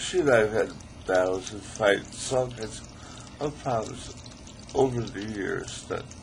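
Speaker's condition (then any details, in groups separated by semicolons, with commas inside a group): ALS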